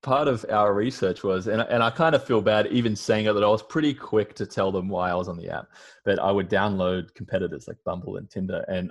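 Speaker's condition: No condition

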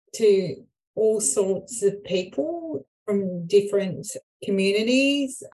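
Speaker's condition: Aphasia; young onset stroke from PFO, reduced right hand function, PFO closure 3.5 to 4 months post-stroke; a few years post-stroke, speech helped by telling story as guest speaker; unable to speak for a week after stroke, talked slowly early on

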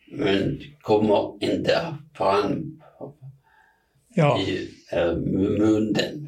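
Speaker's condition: Aphasia; about seven years since onset; thinks clearly, knows words in head but cannot get them out, fillers, repetitions, word-finding errors, short phrases

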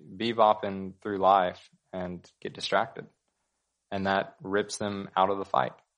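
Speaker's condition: No condition

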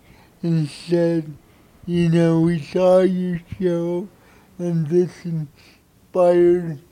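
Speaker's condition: Cerebral palsy; no medication

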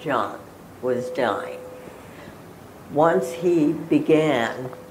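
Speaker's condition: Spasmodic dysphonia; diagnosed 1998 at Johns Hopkins within 1 hour, 4 months unable to talk before, ALS, throat cancer suspected; injections into throat at Adam's apple every 4 months, ongoing; could not talk for 4 months before diagnosis, injections allow continued radio broadcasting

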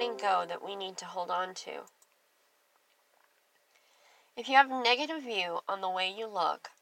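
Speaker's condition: Cleft lip and palate; congenital, past surgeries, wears hearing aids; age 41, no further surgery needed at present, still some days of pain; clear speech

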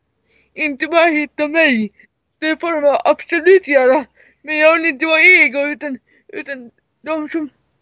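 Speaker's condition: Cerebral palsy, severe

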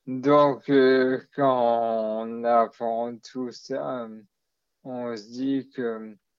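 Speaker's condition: Maladie de Charcot (ALS); amyotrophic lateral sclerosis, degenerative disease, diagnosed in adulthood

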